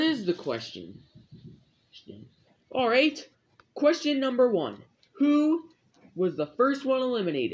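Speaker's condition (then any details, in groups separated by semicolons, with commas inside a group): No condition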